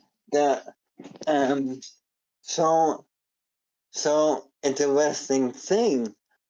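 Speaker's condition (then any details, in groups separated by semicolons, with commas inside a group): ALS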